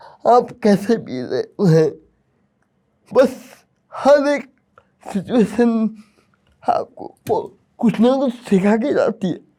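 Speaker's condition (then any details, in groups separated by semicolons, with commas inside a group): Cerebral palsy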